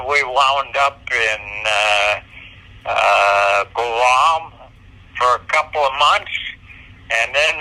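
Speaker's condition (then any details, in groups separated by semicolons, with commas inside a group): Parkinson's disease; on medication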